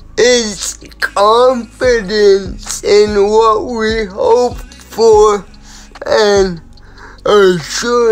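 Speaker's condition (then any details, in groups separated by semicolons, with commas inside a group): Cerebral palsy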